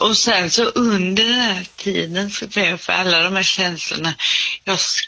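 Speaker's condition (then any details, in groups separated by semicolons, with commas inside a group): Cerebral palsy; speech slightly affected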